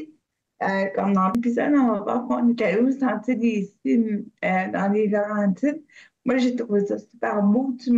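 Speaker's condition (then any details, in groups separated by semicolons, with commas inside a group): Cerebral palsy; shows a little in voice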